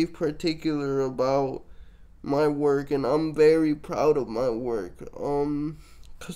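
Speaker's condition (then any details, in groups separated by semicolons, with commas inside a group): Cerebral palsy, mixed, mild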